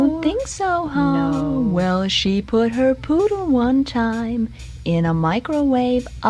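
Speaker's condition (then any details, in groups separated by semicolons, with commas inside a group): No condition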